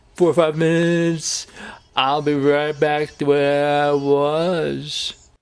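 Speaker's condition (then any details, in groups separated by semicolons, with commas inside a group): Hypokinetic dysarthria; caused by Parkinson's disease; recorded off and on levodopa, better facial movement on medication; soft quiet voice, rushed words, monotone, imprecise lips, soft on medication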